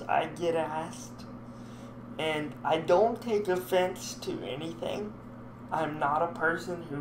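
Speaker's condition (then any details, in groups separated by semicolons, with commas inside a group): Cerebral palsy; speech sometimes affected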